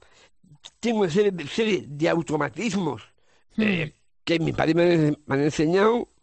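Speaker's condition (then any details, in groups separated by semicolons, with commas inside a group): Down syndrome; congenital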